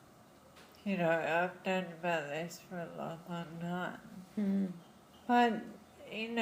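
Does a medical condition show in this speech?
Yes: Friedreich's ataxia; diagnosed in childhood.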